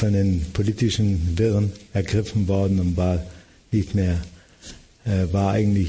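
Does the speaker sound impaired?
Yes: Parkinson's disease; about 16 to 17 years since diagnosis, hand tremor, tremor-free on stage, almost daily falls, reduced mobility.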